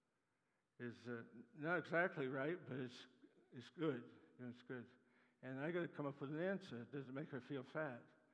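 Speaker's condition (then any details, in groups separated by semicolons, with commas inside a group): Parkinson's disease; Parkinson's attacks muscles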